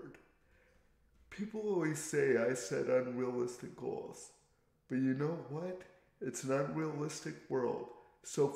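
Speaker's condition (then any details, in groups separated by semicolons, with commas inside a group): Cerebral palsy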